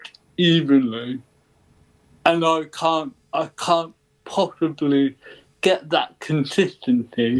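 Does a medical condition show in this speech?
Yes: cerebral palsy; ataxic type.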